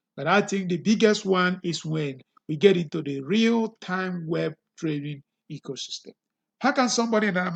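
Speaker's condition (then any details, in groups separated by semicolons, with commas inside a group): No condition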